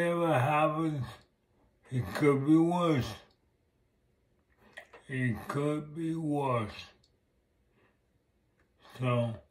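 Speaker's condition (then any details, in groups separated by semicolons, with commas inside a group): Multiple sclerosis; affects left side and voice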